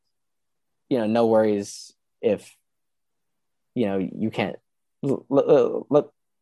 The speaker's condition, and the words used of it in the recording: Stuttering. But I think these past couple of years of doing speech therapy has helped me realize that, okay, like maybe actually I can just stutter openly and still be seen as confident.